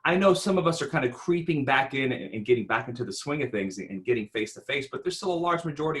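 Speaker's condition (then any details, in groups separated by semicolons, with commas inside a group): No condition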